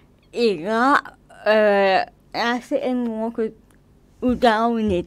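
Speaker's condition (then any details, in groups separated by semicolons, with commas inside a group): Cerebral palsy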